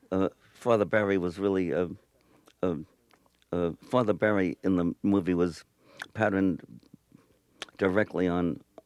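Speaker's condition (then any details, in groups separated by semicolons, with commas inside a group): Stutter; stutter on and off through life; prolonged sounds, blocks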